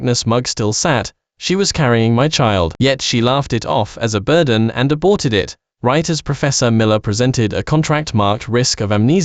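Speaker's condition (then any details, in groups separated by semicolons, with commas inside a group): No condition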